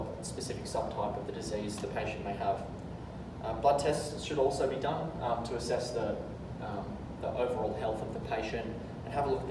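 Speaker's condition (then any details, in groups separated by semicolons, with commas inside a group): No condition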